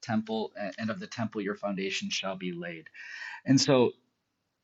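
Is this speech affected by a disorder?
No.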